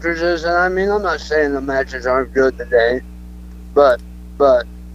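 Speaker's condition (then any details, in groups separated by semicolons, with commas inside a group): Throat cancer; throat cancer over last couple of years; cancer survivor, alive and well; speech not the best as result of throat cancer, may sound drunk, quit podcasts over it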